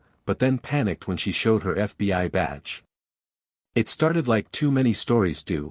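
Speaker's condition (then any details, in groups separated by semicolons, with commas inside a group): No condition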